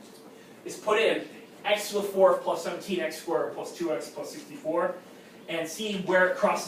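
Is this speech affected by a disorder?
No.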